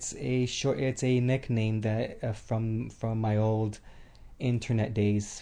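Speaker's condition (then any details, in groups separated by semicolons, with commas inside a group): Stuttering; lifelong stuttering; needs a bit more time to speak; repeated words, prolonged sounds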